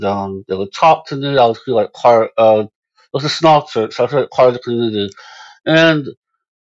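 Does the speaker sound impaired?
Yes: Moebius syndrome; congenital.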